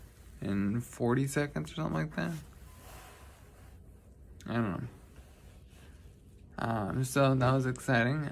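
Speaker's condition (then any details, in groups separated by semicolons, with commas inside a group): Traumatic brain injury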